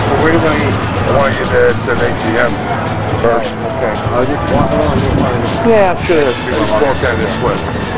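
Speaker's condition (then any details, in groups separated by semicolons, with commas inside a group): No condition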